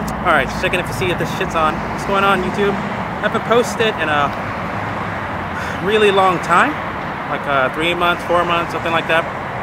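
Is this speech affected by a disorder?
No.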